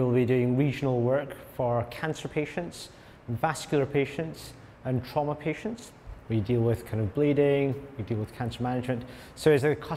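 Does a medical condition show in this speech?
No.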